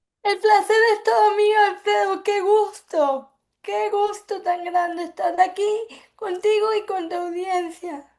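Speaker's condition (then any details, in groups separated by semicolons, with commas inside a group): Cerebral palsy; from birth; affects speech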